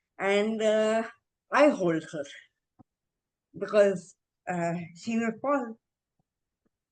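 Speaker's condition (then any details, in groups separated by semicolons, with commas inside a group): Encephalitis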